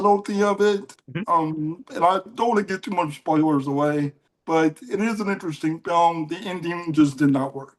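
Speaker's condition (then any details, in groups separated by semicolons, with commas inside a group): Cerebral palsy; mild case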